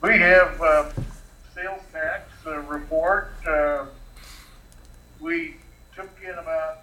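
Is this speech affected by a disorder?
No.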